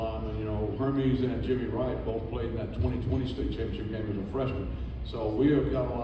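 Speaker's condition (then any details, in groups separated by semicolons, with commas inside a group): No condition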